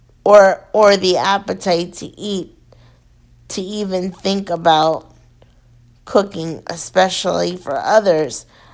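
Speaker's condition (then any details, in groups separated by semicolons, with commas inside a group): Cerebral palsy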